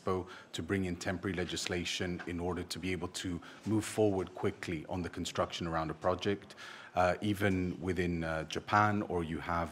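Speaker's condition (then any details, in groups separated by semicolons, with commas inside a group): No condition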